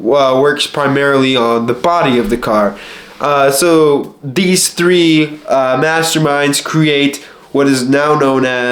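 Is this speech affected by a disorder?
No.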